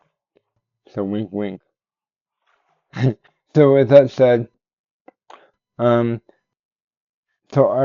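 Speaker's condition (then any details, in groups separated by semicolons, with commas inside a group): Cerebral palsy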